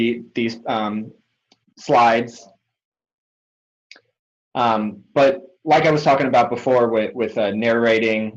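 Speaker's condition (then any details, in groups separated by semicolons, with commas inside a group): No condition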